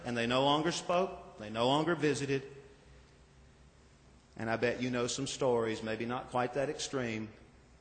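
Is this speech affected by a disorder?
No.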